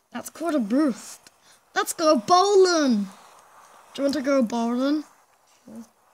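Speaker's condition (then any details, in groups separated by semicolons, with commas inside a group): No condition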